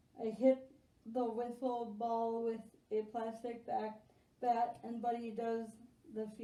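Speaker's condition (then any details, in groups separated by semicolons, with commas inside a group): Spastic quadriplegic cerebral palsy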